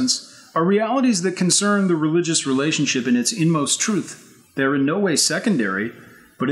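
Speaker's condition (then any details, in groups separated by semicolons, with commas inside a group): No condition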